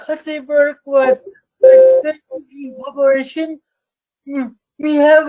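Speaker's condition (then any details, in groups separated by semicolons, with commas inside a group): Cerebral palsy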